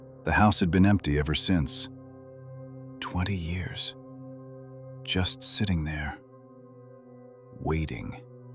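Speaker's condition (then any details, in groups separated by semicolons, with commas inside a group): No condition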